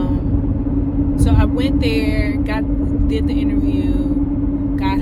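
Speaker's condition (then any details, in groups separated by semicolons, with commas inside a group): No condition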